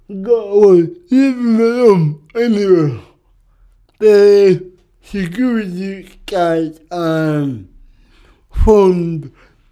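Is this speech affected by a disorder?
Yes: cerebral palsy; used to walk, wheelchair user after leg broke, learning difficulty; speech can be hard sometimes.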